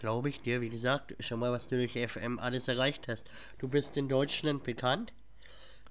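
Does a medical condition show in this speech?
Yes: cleft palate; cleft palate audible in speech, plus cold at recording.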